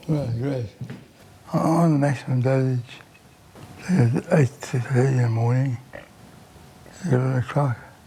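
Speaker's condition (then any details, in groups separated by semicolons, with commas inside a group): Parkinson's disease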